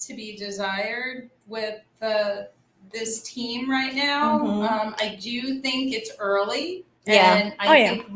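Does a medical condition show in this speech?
No.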